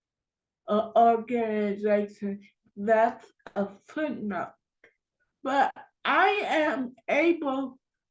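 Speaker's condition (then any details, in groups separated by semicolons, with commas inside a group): Cerebral palsy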